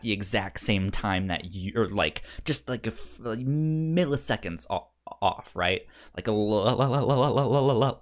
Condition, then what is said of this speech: Stuttering. The only year, I don't know if it's still a thing or if the technology has gotten any better, but obviously I have a speech impediment and I stutter.